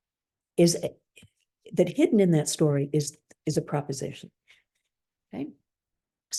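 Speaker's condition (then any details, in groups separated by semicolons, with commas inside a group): No condition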